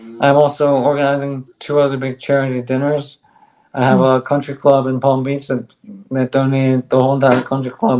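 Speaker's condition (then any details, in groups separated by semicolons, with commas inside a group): ALS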